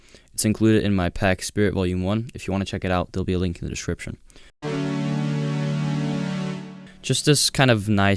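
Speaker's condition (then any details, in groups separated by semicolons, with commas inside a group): No condition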